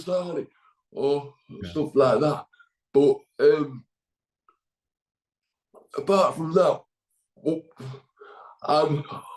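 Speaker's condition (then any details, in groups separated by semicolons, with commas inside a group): Cerebral palsy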